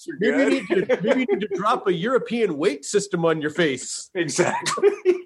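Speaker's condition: No condition

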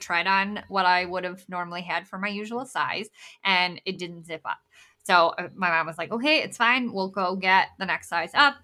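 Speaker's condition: Bilateral cleft lip and palate; congenital

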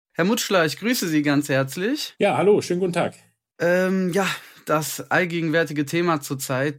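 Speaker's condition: No condition

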